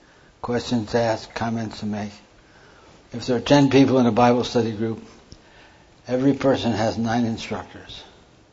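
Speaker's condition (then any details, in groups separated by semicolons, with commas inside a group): Parkinson's; diagnosed 14 years ago by neurologist in Lincoln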